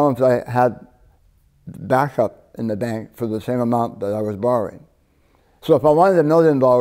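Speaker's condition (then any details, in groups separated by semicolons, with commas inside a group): Partial glossectomy for tongue cancer; one third tongue removed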